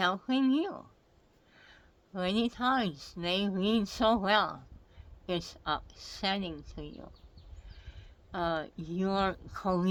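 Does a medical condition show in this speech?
Yes: head and neck cancer; multiple surgeries.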